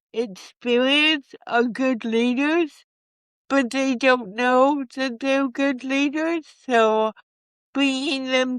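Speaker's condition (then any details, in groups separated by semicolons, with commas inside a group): Cerebral palsy; from birth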